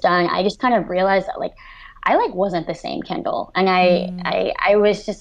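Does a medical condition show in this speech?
Yes: cleft lip and palate, severe.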